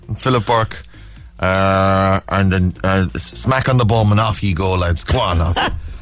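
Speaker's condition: No condition

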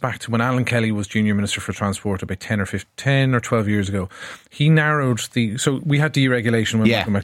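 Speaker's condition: No condition

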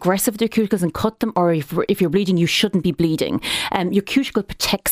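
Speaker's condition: No condition

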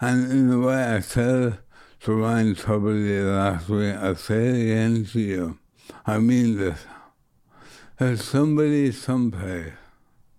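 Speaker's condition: Motor neuron disease; losing voice

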